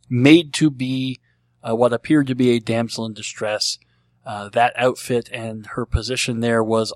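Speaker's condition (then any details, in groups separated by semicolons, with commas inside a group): Cleft lip and palate; treated as a baby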